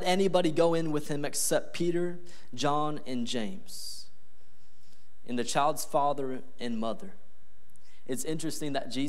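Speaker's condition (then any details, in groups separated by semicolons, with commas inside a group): No condition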